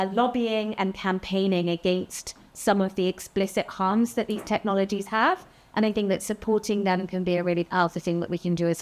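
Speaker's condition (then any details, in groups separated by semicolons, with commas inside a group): No condition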